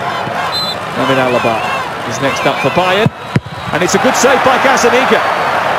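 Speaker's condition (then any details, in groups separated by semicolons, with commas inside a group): No condition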